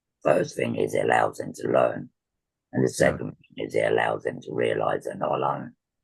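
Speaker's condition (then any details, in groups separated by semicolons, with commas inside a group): Laryngectomy for laryngeal cancer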